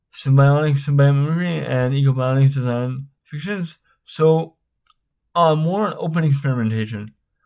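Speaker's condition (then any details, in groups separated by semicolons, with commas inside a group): Spastic cerebral palsy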